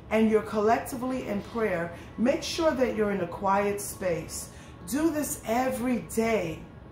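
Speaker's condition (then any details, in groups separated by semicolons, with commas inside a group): No condition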